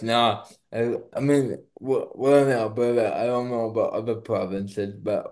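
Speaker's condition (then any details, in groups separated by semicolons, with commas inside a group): Cerebral palsy; not slurred, per host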